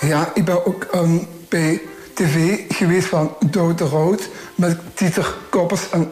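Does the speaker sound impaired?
Yes: Down syndrome; trisomy 21, chromosomal abnormality, three copies of chromosome 21 instead of two; speaks well, can also read, write and send messages.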